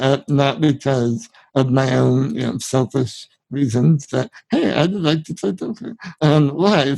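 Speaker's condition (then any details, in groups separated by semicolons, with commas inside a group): Spinal muscular atrophy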